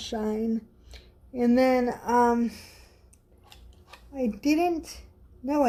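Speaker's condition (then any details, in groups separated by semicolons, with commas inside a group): Cerebral palsy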